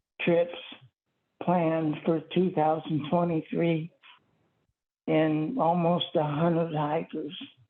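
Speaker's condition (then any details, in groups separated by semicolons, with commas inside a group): Parkinson's; severe tremors, deep brain stimulation five years after diagnosis; about 13 years since diagnosis, DBS very effective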